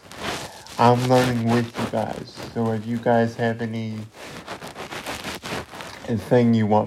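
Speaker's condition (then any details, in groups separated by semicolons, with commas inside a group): Cerebral palsy; wheelchair user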